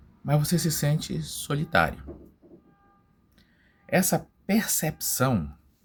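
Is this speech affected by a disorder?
No.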